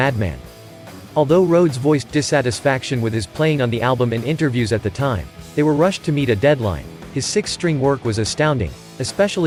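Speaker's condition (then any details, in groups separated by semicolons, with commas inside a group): No condition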